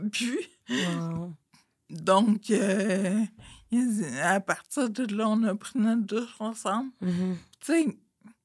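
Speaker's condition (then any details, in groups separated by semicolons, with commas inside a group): Friedreich's ataxia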